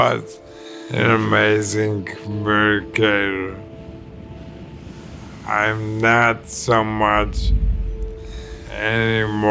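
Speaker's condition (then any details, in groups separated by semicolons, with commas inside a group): ALS; shortness of breath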